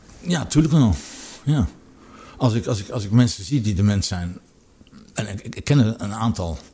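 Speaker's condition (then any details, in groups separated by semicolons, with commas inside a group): Parkinson's disease; brain disease for almost eight years, walks with cane, falls regularly, stayed in Parkinson clinic; speaks with difficulty, audibly so now, harder than before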